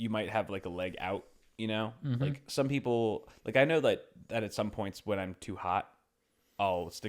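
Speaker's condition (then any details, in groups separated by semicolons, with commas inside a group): No condition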